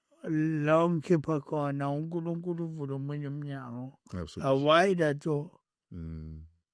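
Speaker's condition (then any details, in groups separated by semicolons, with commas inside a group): Cerebral palsy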